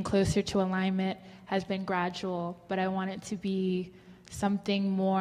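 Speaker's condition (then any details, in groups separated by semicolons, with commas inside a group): No condition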